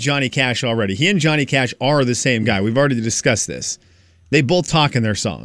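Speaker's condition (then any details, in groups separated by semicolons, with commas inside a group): No condition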